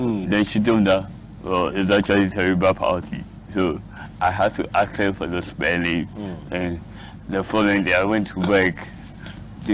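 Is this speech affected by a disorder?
Yes: cerebral palsy.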